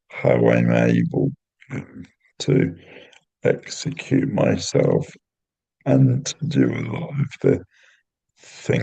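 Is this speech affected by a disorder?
Yes: cerebral palsy; intrathecal baclofen pump.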